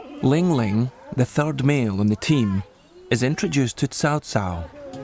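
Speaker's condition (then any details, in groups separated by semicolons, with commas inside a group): No condition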